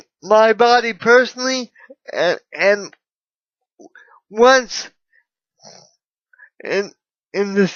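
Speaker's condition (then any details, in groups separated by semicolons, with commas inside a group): Cerebral palsy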